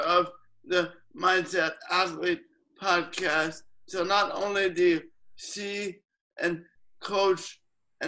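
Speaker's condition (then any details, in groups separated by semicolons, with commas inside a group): Cerebral palsy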